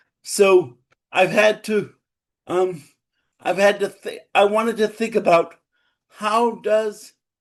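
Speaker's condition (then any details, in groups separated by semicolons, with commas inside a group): Cerebral palsy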